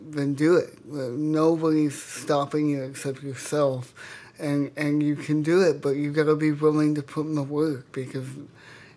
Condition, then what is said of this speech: Cerebral palsy. His speech, his eye, his foot, and his hand.